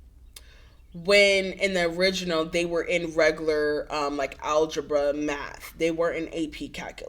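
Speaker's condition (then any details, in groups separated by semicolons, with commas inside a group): No condition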